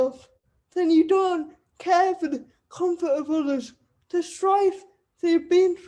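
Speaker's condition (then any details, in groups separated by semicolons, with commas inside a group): Cerebral palsy; wheelchair user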